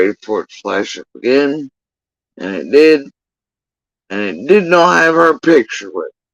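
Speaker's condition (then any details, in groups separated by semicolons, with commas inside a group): Facial paralysis after surgery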